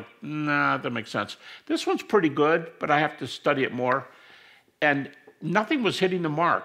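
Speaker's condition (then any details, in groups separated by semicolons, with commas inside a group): No condition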